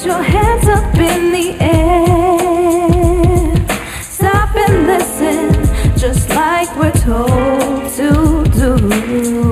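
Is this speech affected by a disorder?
No.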